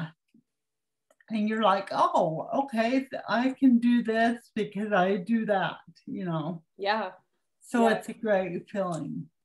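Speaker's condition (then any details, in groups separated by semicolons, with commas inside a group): Cerebral palsy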